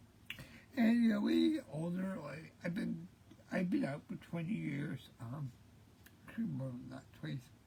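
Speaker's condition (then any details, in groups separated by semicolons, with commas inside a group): Cerebral palsy; present since birth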